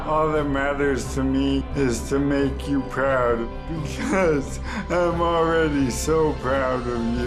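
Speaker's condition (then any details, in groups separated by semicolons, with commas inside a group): ALS, speech-generating device; speaks through computer voice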